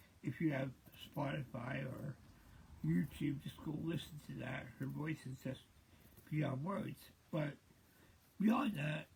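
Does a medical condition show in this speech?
Yes: cerebral palsy; present since birth.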